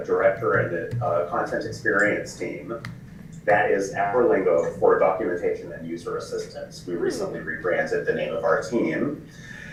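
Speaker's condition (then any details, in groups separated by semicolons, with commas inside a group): No condition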